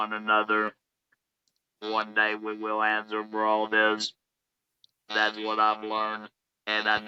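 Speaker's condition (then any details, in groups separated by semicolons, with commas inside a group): Laryngectomy; electrolarynx speech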